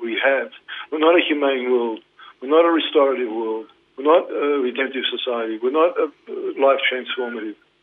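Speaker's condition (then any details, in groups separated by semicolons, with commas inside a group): Parkinson's; diagnosed 2019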